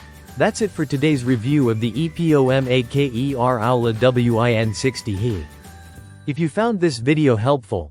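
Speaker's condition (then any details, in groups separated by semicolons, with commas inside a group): No condition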